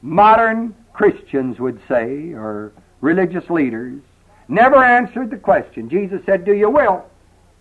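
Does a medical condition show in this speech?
No.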